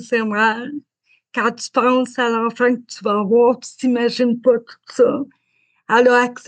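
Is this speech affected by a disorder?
Yes: cerebral palsy; spastic diplegic.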